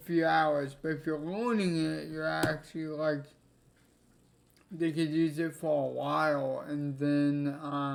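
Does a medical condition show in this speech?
Yes: cerebral palsy; affects legs.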